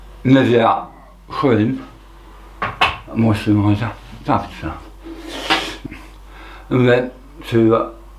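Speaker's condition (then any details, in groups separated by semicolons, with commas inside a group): Tongue cancer; half tongue removed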